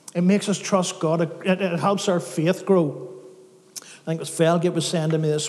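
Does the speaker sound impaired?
No.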